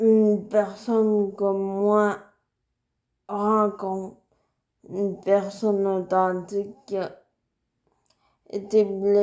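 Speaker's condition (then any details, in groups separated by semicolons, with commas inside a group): Cerebral palsy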